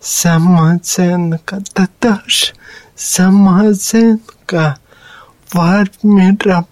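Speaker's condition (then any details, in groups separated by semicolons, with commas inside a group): Cerebral palsy; born apparently lifeless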